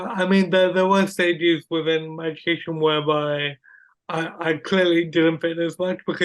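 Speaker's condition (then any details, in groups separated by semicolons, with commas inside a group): Cerebral palsy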